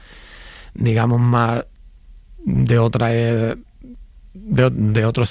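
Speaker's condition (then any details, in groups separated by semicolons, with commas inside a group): Stuttering, mild; stuttering since childhood; self-described as a little stuttering; repeated sounds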